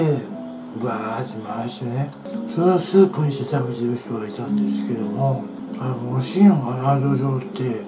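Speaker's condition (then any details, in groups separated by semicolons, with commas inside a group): Tongue cancer, partial glossectomy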